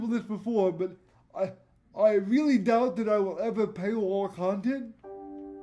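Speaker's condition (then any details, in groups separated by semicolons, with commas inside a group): Cerebral palsy; voice tone sometimes odd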